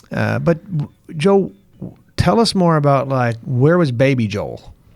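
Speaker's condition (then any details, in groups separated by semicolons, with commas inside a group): No condition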